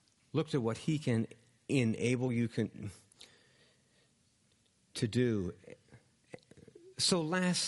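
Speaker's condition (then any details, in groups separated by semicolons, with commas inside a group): Stuttering; self-described stutterer; self-reported; prolonged sounds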